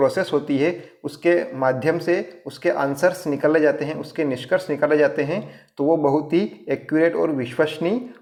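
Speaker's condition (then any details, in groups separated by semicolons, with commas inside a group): No condition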